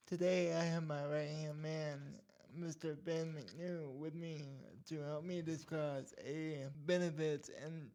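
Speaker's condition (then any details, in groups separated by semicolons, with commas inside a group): Cerebral palsy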